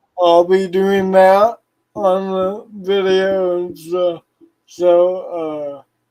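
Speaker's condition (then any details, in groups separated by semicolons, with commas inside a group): Cerebral palsy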